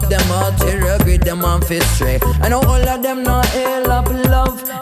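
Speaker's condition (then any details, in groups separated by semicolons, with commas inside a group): No condition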